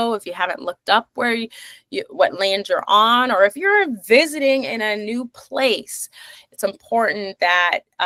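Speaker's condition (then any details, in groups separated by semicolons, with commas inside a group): No condition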